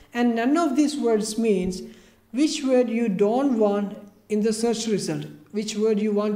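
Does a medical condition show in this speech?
No.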